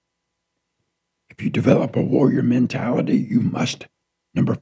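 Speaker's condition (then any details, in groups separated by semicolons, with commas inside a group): Throat cancer, partial laryngectomy; sick for three years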